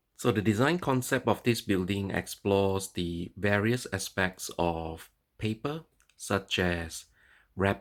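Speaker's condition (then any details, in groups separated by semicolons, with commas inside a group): No condition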